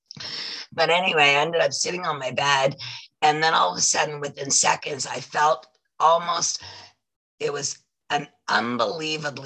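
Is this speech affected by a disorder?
Yes: voice loss after throat polyp; smoker-like voice from throat surgery not smoking, whole voice affected, still recovering.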